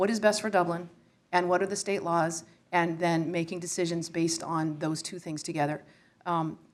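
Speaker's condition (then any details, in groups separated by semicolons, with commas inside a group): No condition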